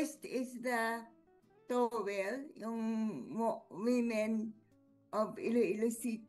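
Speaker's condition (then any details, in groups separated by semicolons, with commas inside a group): Cerebral palsy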